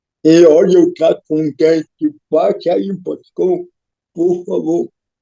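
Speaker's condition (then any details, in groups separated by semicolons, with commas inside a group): Cerebral palsy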